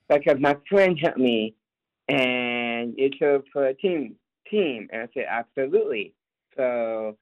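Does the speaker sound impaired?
Yes: Down syndrome; lives independently, describes self as very capable.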